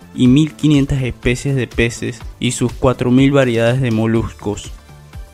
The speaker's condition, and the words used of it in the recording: None; typical speech.